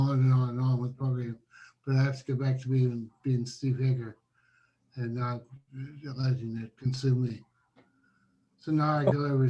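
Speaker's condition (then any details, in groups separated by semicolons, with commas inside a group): Parkinson's disease; right-side tremor, deep brain stimulation implant; right-side tremor gone after stimulation, previously on levodopa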